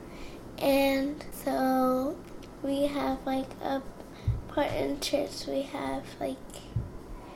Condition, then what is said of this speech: Cerebral palsy. Like, it's kind of hard to, like, say what I want them to sound like out loud.